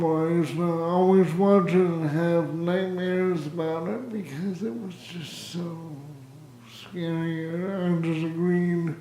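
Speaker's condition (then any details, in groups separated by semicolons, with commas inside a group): Cerebral palsy, severe; spastic type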